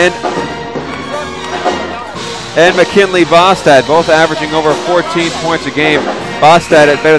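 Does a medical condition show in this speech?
No.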